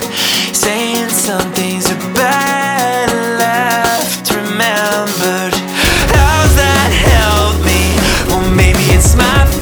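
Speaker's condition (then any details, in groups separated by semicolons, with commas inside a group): No condition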